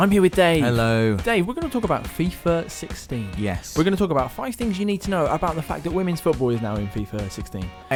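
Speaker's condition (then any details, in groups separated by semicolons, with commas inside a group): No condition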